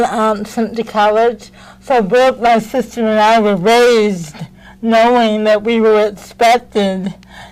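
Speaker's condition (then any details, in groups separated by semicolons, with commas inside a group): Cerebral palsy; mild, affects speech and gait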